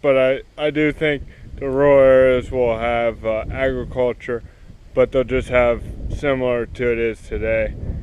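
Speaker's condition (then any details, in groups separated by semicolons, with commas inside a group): Cerebral palsy; spastic, affects walking and legs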